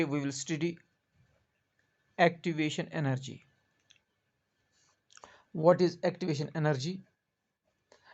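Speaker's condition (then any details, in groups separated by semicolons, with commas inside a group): No condition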